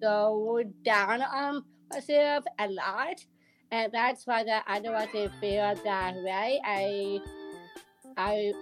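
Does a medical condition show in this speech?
Yes: Down syndrome; present from birth.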